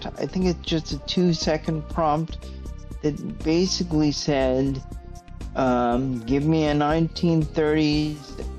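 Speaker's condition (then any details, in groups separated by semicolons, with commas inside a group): Cerebral palsy; stiff muscles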